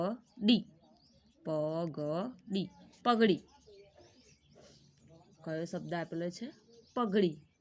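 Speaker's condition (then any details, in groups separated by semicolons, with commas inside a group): No condition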